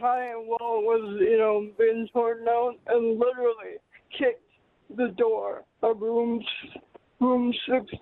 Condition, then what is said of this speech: Cerebral palsy. But I have a mild degree of cerebral palsy, which affects, of course, the speech, as you can tell from the way I'm speaking, and now mild hearing loss.